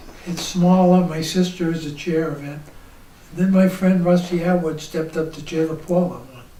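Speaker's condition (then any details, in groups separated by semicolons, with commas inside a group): ALS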